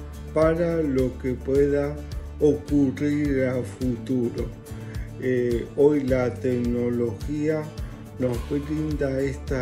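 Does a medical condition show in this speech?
Yes: ALS; diagnosed about 2 years ago.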